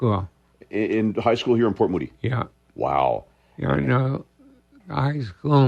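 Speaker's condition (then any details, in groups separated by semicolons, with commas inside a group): ALS; diagnosed about two years ago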